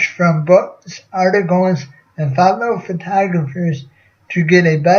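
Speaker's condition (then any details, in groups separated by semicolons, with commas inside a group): Cerebral palsy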